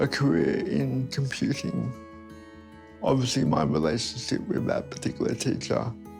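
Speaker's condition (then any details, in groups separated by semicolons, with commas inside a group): Cerebral palsy; no speech until age 5 or 6, insufficient breath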